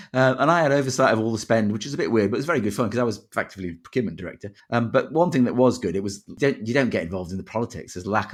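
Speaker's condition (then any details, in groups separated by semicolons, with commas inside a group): No condition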